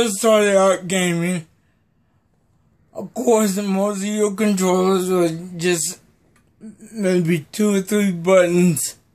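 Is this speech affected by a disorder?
Yes: cerebral palsy; may be hard to understand.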